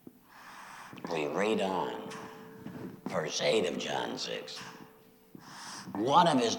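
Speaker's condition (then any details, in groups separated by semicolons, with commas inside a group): Laryngectomy after throat cancer; speaking through voice prosthesis today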